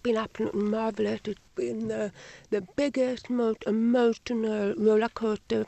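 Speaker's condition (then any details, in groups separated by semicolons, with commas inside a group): Deafness, Usher syndrome, Usher syndrome type 2, severe; speech training from age two, some answers may be a little indistinct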